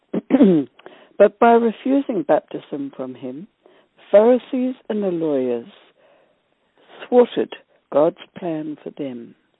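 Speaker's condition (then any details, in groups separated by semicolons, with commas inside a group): No condition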